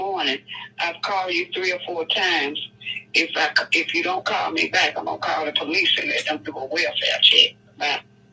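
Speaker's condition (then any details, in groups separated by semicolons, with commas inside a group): No condition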